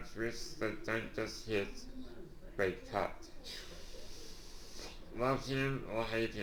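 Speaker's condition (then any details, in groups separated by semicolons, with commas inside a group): Duchenne muscular dystrophy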